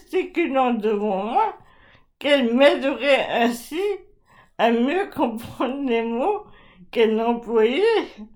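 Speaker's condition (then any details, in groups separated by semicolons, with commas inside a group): ALS (Charcot's disease); sees speech therapist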